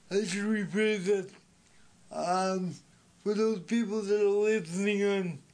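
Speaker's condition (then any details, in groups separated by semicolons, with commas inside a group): Speech impediment; masked poll worker behind plexiglass could not understand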